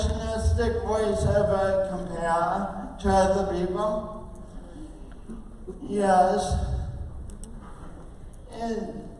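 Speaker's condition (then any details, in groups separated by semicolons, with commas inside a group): Oxygen-related condition, speech impairment; oxygen-related, coordination differences; speech impairment, voice sounds different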